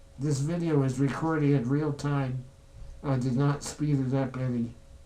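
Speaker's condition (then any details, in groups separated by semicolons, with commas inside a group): Spinal muscular atrophy type two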